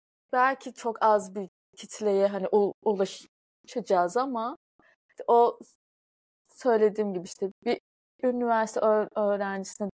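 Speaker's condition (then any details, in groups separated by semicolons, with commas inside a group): Stuttering; stuttering present since at least age 14; heavy stutter, not an ordinary stutter, still so at recording; stutters a lot; repeated sounds, blocks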